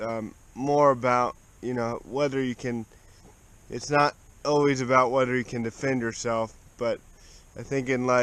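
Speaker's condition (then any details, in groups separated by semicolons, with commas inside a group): Cerebral palsy; spastic, affects walking and legs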